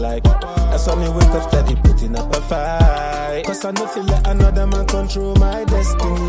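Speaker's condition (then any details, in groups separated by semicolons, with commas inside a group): No condition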